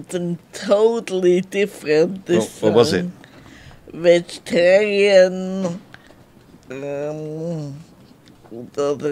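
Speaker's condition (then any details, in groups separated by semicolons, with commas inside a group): Multiple sclerosis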